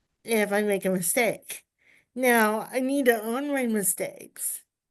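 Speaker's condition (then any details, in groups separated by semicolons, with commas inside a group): Cerebral palsy; uses power wheelchair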